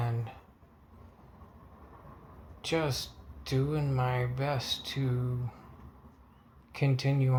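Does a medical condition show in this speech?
Yes: multiple sclerosis.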